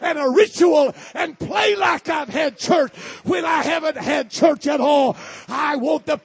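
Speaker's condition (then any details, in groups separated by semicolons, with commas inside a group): No condition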